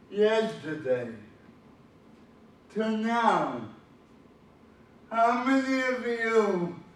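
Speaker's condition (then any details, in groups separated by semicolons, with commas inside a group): Cerebral palsy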